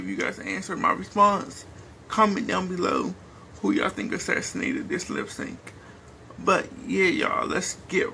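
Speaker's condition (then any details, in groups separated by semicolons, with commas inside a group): Cerebral palsy; speech is not the best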